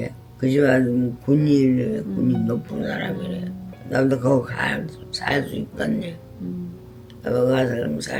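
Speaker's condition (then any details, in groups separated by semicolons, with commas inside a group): Parkinson's disease; also dementia, over eighty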